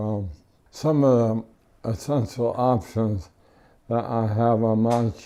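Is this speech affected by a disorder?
Yes: ALS; hard breathing against constant pressure, switched to bilevel device.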